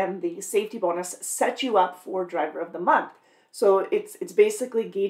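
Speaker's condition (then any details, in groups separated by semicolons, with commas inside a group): No condition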